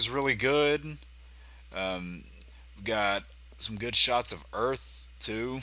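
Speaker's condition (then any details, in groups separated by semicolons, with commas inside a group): No condition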